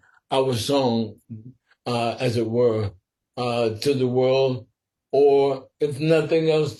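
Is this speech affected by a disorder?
Yes: sporadic ALS.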